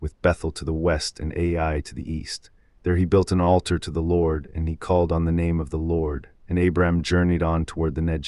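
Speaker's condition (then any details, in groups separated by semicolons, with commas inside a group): No condition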